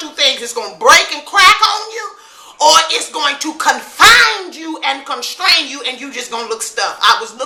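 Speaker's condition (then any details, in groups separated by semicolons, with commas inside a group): No condition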